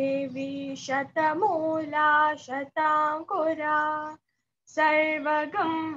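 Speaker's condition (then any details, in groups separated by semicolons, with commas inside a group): No condition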